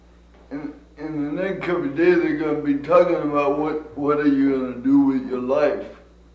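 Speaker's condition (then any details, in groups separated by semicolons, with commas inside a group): Cerebral palsy; from birth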